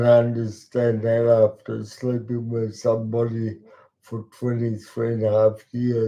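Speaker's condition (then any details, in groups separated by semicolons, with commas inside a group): Cerebral palsy; talks slowly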